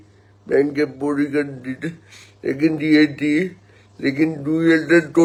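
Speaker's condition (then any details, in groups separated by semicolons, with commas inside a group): Cerebral palsy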